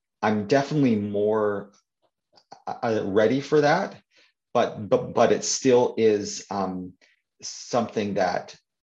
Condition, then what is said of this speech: Stuttering. And I read the dictionary and I made a list of all those words that are hard for me to say.